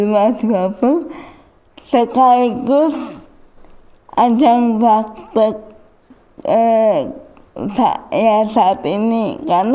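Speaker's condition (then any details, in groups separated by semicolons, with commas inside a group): Cerebral palsy; after high fever, weak legs, uses wheelchair; onset age two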